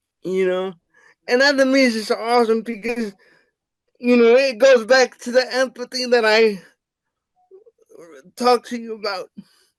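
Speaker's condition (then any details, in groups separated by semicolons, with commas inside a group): Cerebral palsy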